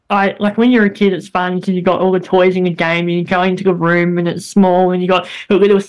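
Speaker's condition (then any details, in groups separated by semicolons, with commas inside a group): Bilateral cleft lip and palate; congenital, lifelong speech therapy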